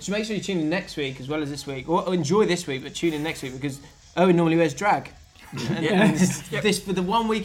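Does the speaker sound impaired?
No.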